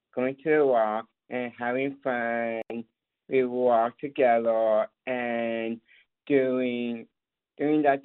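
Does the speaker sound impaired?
Yes: Down syndrome; lives independently.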